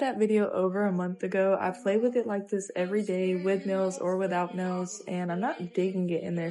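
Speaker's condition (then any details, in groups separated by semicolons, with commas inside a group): No condition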